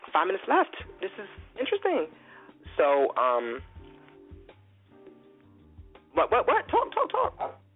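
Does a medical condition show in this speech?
Yes: stuttering; stuttering less than before, speech self-described as much better; stuttered more when on air some years earlier; here repeated sounds, repeated words.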